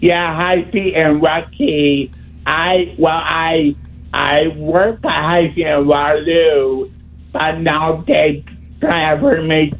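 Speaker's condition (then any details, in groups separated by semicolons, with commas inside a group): Speech impediment; tries to talk really clearly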